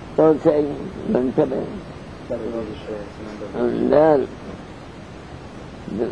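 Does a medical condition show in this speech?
Yes: deafness; cannot hear audience questions.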